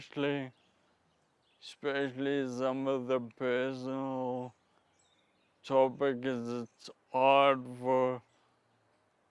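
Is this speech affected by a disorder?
Yes: Friedreich's ataxia; spasticity.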